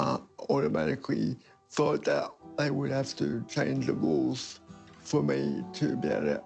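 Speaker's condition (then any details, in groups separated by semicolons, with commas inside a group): Cerebral palsy; premature birth, resuscitated at birth; diagnosed around 12 months; late speech onset around age 5-6, cannot take enough breath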